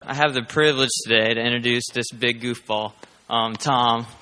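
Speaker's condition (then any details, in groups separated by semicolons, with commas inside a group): No condition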